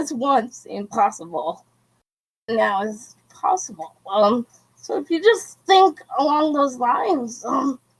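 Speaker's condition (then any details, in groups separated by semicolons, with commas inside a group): Cerebral palsy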